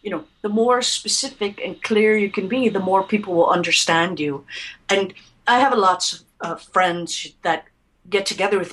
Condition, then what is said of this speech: No condition.